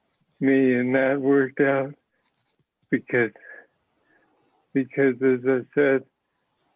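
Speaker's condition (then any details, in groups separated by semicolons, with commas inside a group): Parkinson's disease; speech sounds like mush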